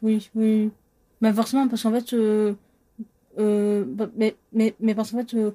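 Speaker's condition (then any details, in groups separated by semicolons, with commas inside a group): Cluttering and stuttering; stuttering since about age 12-13, cluttering identified later during therapy; in speech therapy, cluttering more bothersome than stuttering; rapid cluttered speech, extra, cut or forgotten words, often asked to repeat, hard to understand; repeated sounds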